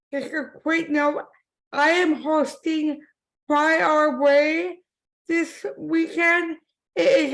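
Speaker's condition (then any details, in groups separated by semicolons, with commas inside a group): Cerebral palsy; impaired speech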